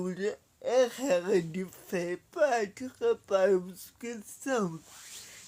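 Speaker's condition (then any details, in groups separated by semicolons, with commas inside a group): Paralysis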